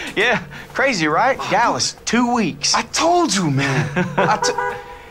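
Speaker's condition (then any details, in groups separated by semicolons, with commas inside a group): No condition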